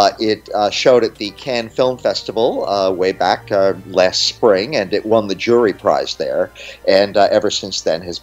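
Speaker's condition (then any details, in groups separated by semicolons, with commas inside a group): No condition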